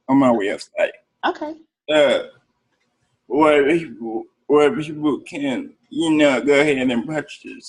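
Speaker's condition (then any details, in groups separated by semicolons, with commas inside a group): Cerebral palsy; from birth; speech therapy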